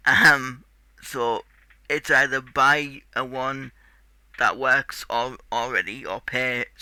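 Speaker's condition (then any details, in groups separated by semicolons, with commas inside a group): Cerebral palsy; tight muscles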